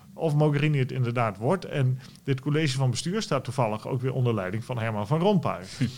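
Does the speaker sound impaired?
No.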